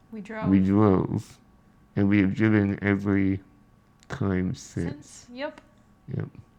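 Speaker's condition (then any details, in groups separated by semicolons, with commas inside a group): Spinal muscular atrophy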